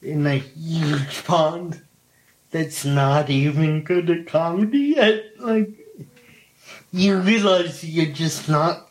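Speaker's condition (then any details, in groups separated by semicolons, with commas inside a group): Cerebral palsy; feels picking up host's stammer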